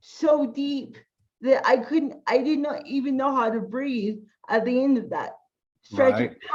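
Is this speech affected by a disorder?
Yes: cerebral palsy; incomplete quadriplegia from birth, cannot move or walk independently.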